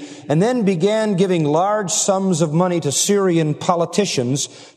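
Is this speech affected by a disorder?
No.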